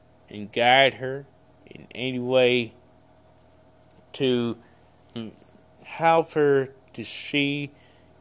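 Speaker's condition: Cerebral palsy; congenital cerebral palsy

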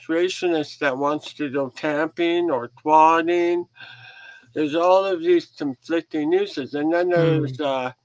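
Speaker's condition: Head and neck cancer surgery; survivor

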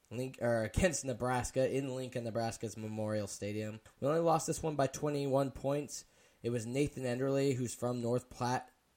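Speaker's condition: No condition

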